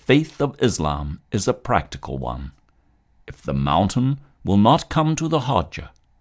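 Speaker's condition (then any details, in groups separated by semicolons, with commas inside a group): No condition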